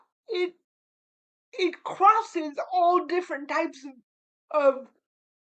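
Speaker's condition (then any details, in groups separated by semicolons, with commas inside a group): Cerebral palsy; spastic cerebral palsy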